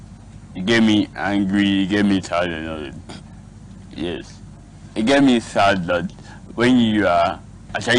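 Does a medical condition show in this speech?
Yes: cerebral palsy.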